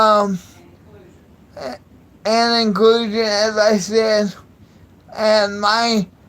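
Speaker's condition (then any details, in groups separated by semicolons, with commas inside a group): Cerebral palsy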